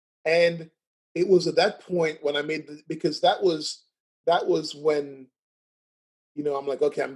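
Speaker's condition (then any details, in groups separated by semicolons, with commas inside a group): Stuttering; developmental stuttering present since birth, runs in mother's side of family; certain scripted words triggered stuttering at past sales job, changed words and improvised to avoid; blocks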